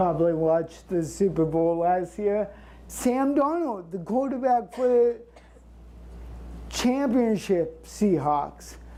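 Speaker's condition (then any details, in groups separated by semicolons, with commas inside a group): Cerebral palsy; since birth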